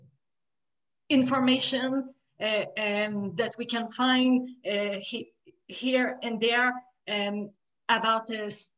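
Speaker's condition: Stuttering, blocks; stuttering since childhood, persisting into adulthood, stuttered more during first COVID lockdown while talking less; stutters during this podcast; mostly blocks rather than repetitions, poorly coordinated speech movements, talking physically exhausting, hard to do other tasks while talking; repeated sounds

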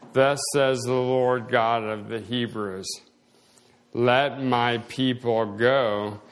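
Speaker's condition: Slowed speech, swallowing problems

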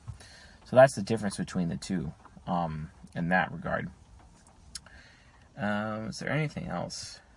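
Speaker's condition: No condition

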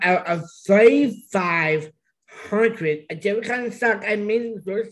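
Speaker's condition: Down syndrome

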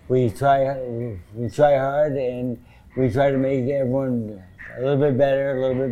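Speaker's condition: Parkinson's disease; sometimes

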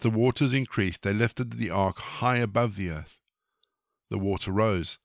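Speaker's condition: No condition

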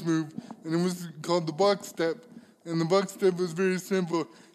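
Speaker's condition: Cerebral palsy; involuntary shaking movements

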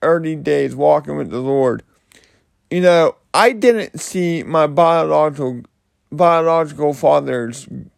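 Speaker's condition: Cerebral palsy; slurred speech

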